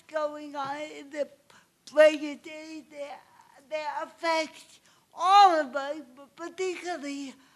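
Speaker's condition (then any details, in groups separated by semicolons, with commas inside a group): Cerebral palsy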